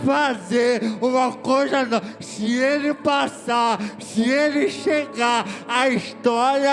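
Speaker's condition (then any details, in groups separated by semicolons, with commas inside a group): Cerebral palsy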